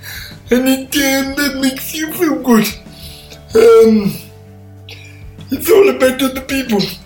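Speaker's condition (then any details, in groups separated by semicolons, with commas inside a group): Cerebral palsy; speech impairment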